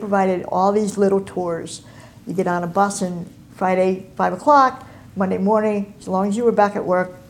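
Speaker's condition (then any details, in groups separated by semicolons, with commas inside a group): Cleft palate and cleft lip; congenital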